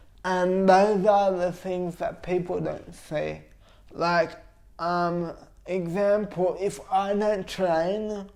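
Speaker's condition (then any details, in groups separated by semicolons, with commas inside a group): Cerebral palsy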